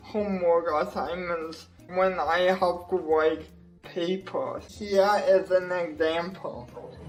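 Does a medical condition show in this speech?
Yes: cerebral palsy; wheelchair, assistive technology.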